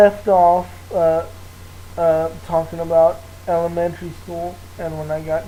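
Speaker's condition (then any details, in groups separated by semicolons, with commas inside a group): Cerebral palsy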